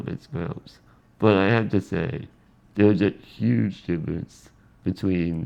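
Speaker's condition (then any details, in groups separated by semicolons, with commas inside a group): Spinal muscular atrophy; type 2, never walked, scoliosis, spinal fusion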